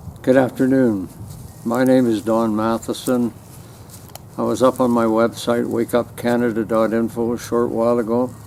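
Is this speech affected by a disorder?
No.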